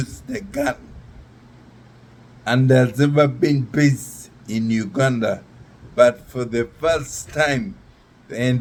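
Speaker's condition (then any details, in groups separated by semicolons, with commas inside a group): Neurological disease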